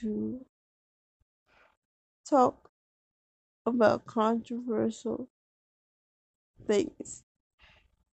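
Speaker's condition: Cerebral palsy; wheelchair user

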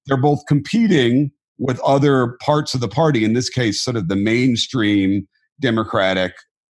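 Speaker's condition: No condition

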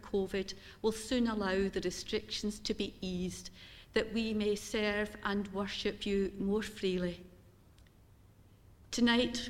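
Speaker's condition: No condition

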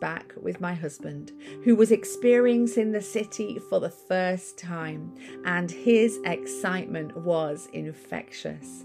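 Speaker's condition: No condition

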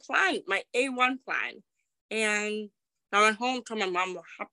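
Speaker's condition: Deafness

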